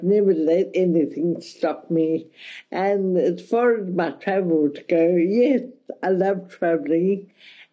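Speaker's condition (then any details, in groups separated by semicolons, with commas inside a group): Cerebral palsy, mild; speech affected a bit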